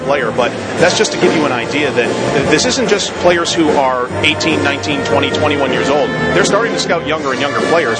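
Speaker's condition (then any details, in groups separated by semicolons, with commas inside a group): No condition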